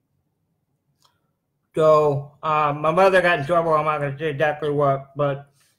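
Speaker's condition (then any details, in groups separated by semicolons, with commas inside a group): Cerebral palsy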